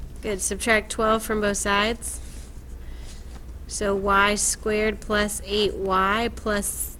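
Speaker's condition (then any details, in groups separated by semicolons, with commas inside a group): No condition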